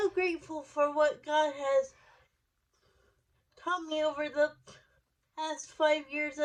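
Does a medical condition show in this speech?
Yes: cerebral palsy.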